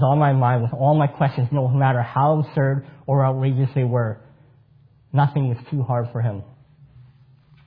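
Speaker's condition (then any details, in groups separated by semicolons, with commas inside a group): Cleft palate; congenital cleft palate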